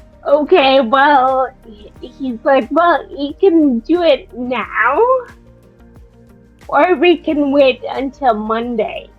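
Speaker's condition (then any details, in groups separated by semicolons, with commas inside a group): Friedreich's ataxia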